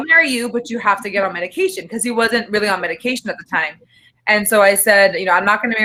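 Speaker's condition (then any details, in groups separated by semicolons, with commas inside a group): No condition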